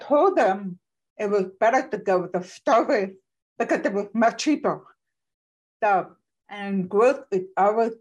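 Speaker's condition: Profoundly deaf; speaks with own voice

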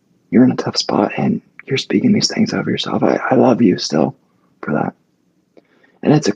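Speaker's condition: Mixed spasmodic dysphonia; mixed abductor and adductor type, adult onset, cause unknown, multiple sclerosis ruled out by MRI; strained, cracking, stuck in back of throat, whispery breaks, once lost voice completely, blocks

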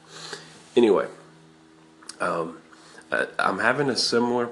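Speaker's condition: No condition

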